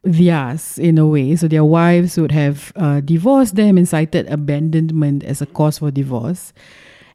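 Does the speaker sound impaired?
No.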